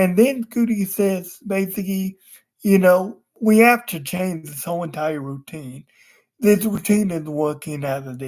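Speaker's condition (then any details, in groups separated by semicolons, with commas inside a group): Cerebral palsy; wheelchair user, unable to walk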